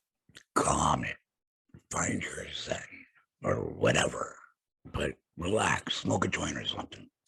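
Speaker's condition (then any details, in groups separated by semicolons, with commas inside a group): Laryngectomy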